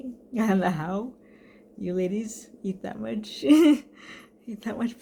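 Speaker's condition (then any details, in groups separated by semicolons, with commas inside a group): Cerebral palsy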